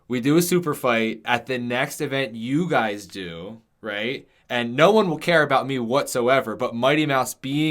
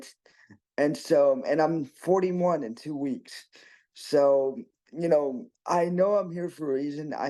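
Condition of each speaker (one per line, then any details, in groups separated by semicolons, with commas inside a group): No condition
Cerebral palsy; present from birth, birth complications; predicted not to eat or speak, does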